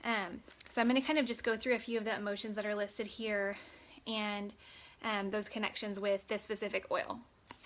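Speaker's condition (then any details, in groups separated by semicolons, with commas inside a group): No condition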